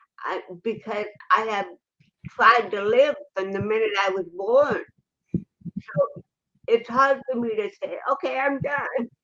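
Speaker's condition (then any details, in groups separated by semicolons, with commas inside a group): Cerebral palsy; present from birth, neck surgery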